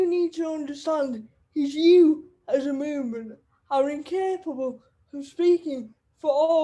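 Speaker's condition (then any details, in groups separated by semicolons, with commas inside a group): Cerebral palsy; wheelchair user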